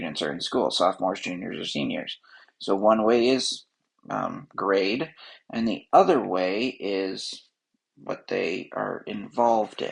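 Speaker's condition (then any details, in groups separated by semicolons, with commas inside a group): No condition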